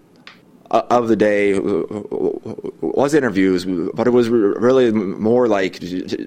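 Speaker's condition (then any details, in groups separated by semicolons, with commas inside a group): Stuttering; stutter since childhood; intense stutter; repeated sounds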